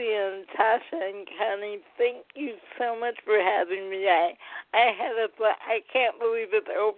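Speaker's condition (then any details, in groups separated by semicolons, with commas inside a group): Cerebral palsy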